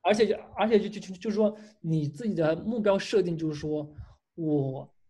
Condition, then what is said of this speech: Stuttering. 就是说你在用那些方法的时候，你就下面的人就已经知道，哦，这个人说话是不太，肯定是有口吃的。